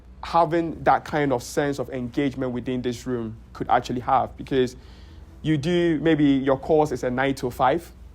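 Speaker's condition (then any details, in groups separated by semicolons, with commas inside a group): No condition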